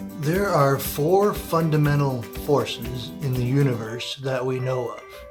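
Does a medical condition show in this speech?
No.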